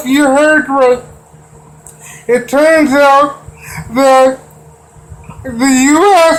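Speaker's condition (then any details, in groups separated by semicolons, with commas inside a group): Cerebral palsy; wheelchair user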